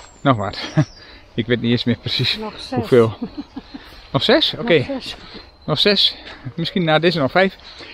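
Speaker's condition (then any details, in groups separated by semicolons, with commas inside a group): No condition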